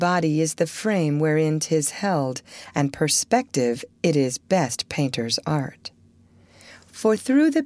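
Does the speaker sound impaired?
No.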